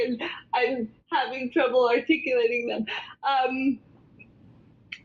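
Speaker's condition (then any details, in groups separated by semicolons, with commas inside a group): Cerebral palsy, spastic quadriplegia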